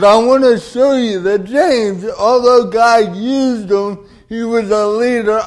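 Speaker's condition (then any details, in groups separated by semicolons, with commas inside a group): Cerebral palsy; delayed development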